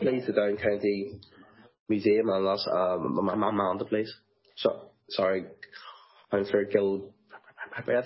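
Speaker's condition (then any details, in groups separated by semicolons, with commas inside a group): Stammer; full-blown stammer, meeting may take slightly longer; repeated sounds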